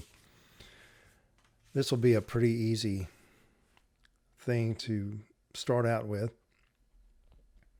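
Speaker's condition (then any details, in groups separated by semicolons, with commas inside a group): No condition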